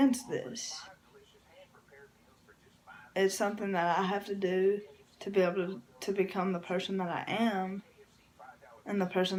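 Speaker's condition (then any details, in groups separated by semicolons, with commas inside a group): Cerebral palsy; from birth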